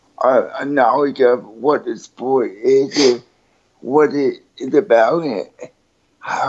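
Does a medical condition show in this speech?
Yes: cerebral palsy; spastic quadriplegic cerebral palsy since childhood, uses wheelchair, adapted wheelchair sports; races Ironman triathlon as team with brother, towed in boat, seated on bike.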